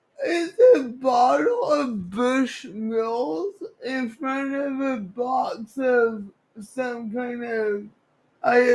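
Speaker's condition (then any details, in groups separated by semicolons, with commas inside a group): Cerebral palsy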